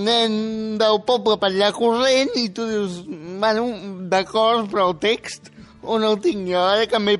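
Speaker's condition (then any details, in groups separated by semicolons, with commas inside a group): Spastic quadriplegic cerebral palsy; age 18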